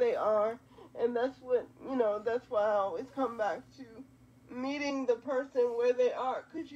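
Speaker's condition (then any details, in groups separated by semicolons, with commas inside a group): Quadriplegic cerebral palsy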